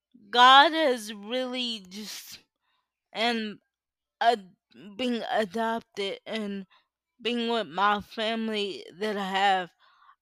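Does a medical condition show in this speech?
Yes: cerebral palsy.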